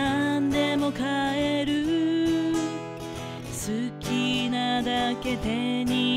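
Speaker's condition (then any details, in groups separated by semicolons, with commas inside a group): No condition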